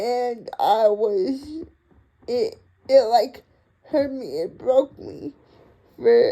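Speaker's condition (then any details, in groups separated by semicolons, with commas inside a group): Cerebral palsy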